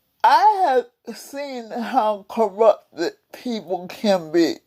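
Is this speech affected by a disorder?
Yes: cerebral palsy; several unnoticed strokes.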